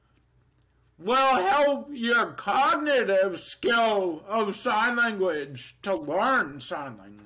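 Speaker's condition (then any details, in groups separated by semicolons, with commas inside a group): Deafness, Neurofibromatosis Type 2; first half deaf, then 2 months of no hearing, then amplifier gave some hearing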